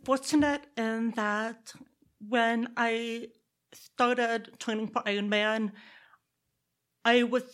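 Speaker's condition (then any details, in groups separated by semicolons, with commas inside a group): Deafness; born in Texas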